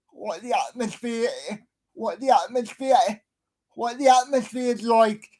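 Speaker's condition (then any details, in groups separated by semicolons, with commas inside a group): Cerebral palsy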